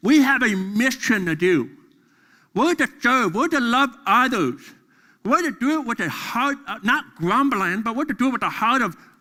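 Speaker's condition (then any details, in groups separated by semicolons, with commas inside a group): Deafness; deaf during school years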